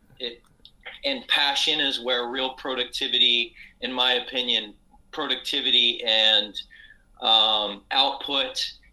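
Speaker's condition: No condition

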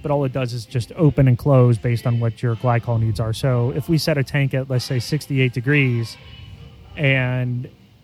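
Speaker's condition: No condition

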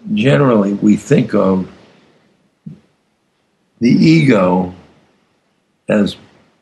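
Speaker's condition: Aphasia after stroke; stroke causing aphasia, previously a highly fluent golden-tongued orator; words come out slowly, long silences, slow to answer, hard to weave complex stories

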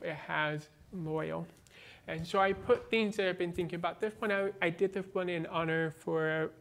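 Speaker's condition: Born deaf, cochlear implant, congenital

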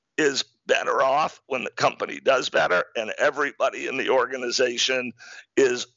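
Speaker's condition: Spasmodic dysphonia; partial loss of voice

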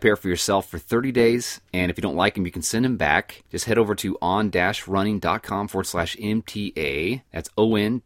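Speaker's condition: No condition

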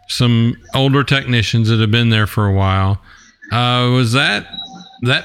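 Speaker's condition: No condition

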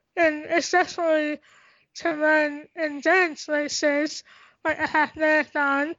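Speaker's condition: Tracheostomy; congenital cystic hygroma of head and neck, cysts in airway and esophagus

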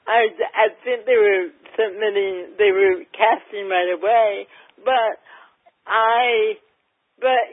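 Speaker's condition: Cerebral palsy, mild; mildly affects speech

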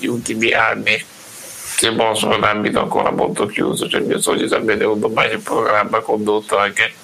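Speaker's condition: Duchenne muscular dystrophy; also during daytime

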